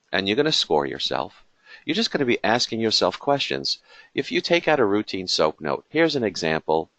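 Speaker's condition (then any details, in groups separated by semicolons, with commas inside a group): No condition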